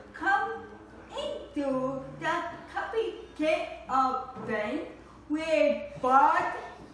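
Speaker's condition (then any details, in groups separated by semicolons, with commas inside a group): Speech apraxia; trouble producing speech sounds correctly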